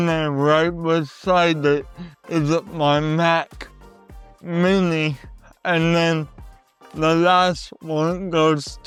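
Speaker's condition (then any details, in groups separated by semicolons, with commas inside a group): Cerebral palsy; voice often not understood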